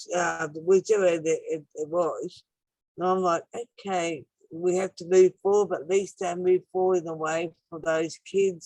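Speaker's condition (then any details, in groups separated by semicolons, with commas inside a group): Acquired brain injury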